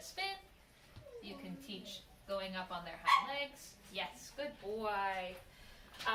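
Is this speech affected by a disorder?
No.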